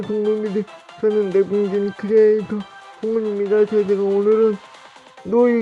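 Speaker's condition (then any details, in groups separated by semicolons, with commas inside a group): Brain lesion disability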